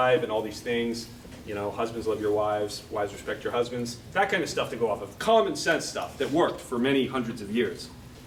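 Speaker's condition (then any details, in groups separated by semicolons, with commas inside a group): No condition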